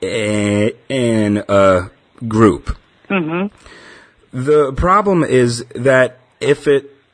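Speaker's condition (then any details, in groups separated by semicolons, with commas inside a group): Stuttering; stuttering since childhood; anticipatory worry about stuttering, sometimes months ahead; prolonged sounds, blocks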